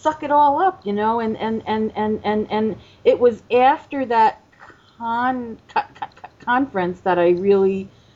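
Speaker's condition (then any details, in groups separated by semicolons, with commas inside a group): Stuttering; stuttering from age 5, covert most of life, hidden from fear of rejection and social punishment; comfortable with stuttering, no longer hiding it, first NSA covert stuttering exposed workshop four years ago; milder than many who stutter, but not fluent; repeated sounds, prolonged sounds, blocks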